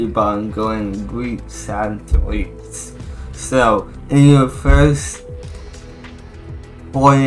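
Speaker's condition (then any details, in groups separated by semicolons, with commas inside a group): Cerebral palsy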